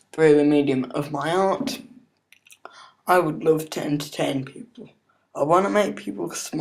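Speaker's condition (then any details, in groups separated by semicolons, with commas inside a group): Cerebral palsy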